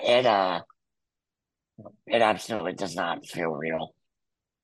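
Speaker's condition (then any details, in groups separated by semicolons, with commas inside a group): Muscular dystrophy; congenital, wheelchair user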